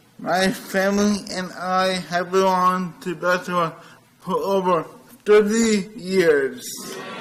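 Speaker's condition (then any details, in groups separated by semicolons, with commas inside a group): Cerebral palsy; from birth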